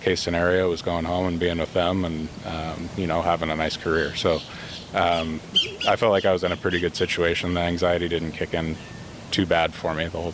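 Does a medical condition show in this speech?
No.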